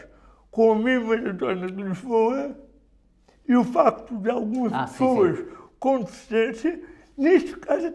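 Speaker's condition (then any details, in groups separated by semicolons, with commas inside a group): Cerebral palsy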